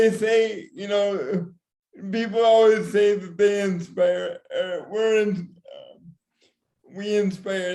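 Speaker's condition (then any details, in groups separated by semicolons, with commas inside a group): Severe cerebral palsy; speech problems predicted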